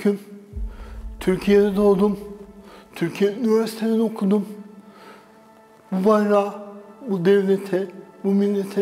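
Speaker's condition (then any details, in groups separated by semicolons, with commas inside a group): Dystonic cerebral palsy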